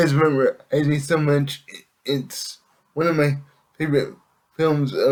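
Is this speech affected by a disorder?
Yes: cerebral palsy; able to speak.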